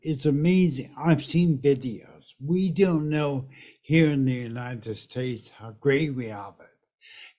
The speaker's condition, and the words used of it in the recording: Stroke. That was more life changing than my being a witch for 13 years and a speech deficit.